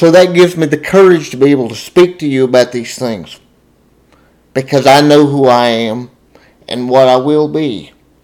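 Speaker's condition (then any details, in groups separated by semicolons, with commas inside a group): Cerebral palsy, spastic diplegia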